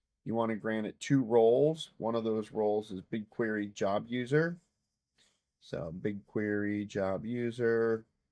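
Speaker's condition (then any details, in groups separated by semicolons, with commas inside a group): No condition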